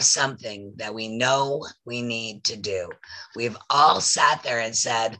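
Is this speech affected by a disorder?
Yes: voice loss after throat polyp; tracheotomy warned possible.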